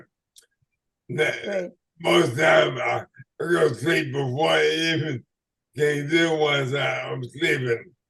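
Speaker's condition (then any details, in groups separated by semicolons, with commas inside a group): ALS/MND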